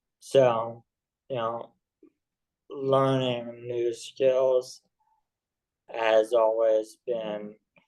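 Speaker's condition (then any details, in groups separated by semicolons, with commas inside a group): ALS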